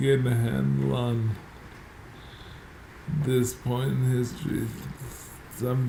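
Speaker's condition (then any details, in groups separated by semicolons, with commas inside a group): Multiple sclerosis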